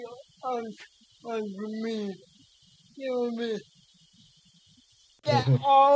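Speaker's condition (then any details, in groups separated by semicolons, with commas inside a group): Cerebral palsy; speech affected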